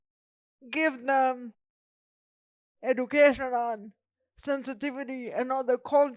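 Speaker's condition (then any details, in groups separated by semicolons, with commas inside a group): Cerebral palsy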